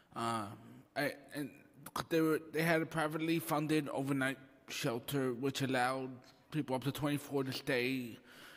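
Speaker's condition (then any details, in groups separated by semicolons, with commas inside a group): Cerebral palsy; very mild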